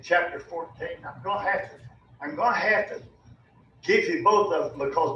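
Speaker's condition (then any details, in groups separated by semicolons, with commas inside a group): No condition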